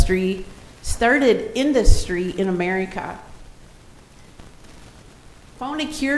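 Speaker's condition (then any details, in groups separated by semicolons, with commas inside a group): No condition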